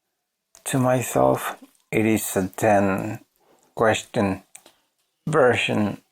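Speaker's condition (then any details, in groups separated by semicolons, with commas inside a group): ALS; voice severely damaged, hard to understand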